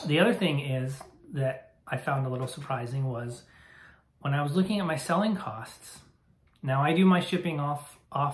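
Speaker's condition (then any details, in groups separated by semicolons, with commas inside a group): No condition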